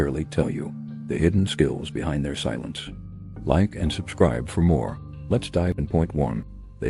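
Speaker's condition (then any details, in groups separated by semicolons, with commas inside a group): No condition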